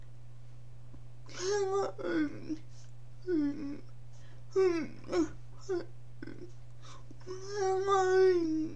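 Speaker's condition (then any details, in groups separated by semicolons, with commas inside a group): Cerebral palsy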